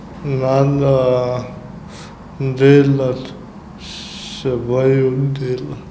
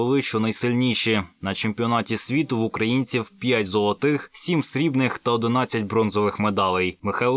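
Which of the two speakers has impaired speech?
The first: cerebral palsy; limited physical abilities.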